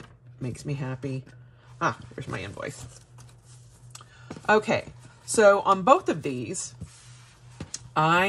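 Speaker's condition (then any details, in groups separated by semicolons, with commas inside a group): No condition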